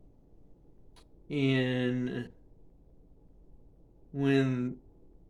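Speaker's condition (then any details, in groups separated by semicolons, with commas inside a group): Cerebral palsy; affects speech and balance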